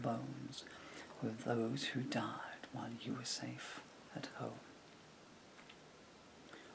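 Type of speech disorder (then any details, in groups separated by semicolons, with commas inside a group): Bulbar dysarthria; progressive bulbar palsy (MND)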